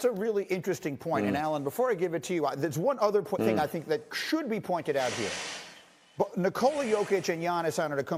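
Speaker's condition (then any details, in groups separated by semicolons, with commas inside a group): No condition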